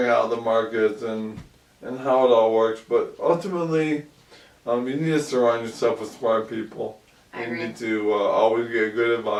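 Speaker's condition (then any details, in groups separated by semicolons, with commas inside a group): ALS; about 2 years since onset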